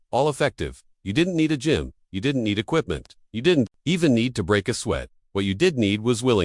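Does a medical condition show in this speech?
No.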